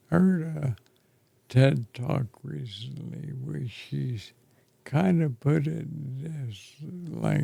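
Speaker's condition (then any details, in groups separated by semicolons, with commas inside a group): ALS; affects chest and throat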